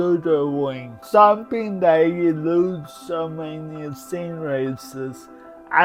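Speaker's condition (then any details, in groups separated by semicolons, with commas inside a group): Cerebral palsy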